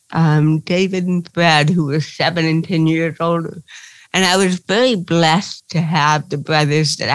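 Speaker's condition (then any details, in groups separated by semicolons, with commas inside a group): Cerebral palsy; speech therapy as preschooler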